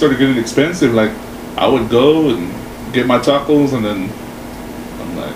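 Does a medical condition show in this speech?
No.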